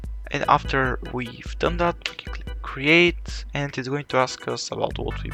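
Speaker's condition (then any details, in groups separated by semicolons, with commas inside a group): No condition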